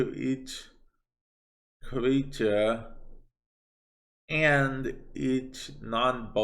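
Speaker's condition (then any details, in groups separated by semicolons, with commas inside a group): Cerebral palsy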